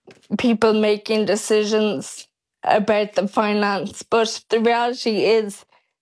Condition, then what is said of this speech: Ataxia. And then my speech each year has drastically declined, to the point where this year I've had to record my voice